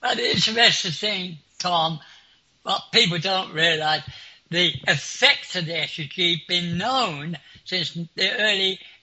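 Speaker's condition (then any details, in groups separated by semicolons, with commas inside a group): Clinically deaf; clinically deaf since school age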